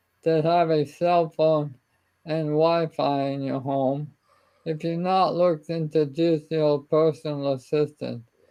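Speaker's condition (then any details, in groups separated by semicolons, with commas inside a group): ALS; limb onset sporadic form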